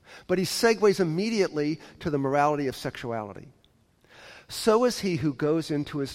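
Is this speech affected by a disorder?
No.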